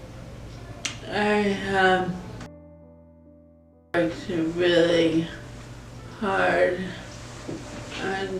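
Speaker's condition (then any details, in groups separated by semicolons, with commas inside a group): ALS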